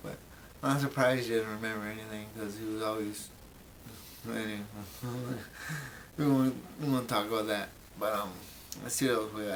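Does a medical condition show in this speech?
Yes: brain injury; memory greatly affected.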